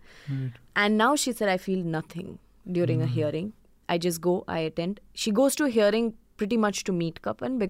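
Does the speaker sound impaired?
No.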